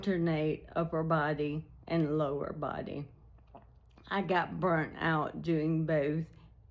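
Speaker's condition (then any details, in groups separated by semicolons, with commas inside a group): ALS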